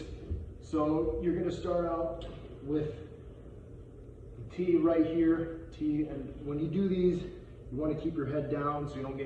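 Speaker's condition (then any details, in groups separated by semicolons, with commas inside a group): No condition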